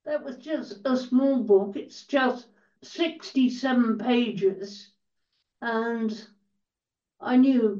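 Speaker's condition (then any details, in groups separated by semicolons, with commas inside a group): Cerebral palsy; quadriplegia, wheelchair user, totally blind from 15, partially deaf, treated 4-19 at Bowbath Cerebral Palsy Centre; 24/7 live-in carer; dictated book to Steve who typed, speaks fast when in full flow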